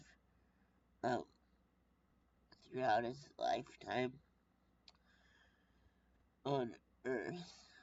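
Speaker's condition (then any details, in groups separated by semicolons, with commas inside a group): Brain injury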